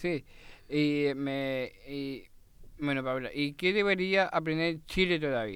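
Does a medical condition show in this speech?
Yes: Down syndrome.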